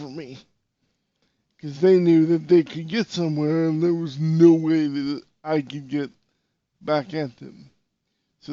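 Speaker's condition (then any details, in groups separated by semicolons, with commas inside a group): Cerebral palsy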